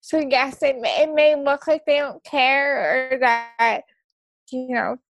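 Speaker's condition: Cerebral palsy; wheelchair use, onset before birth

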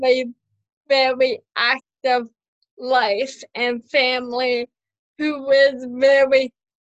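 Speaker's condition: Cerebral palsy, spastic quadriplegic, mild; since birth

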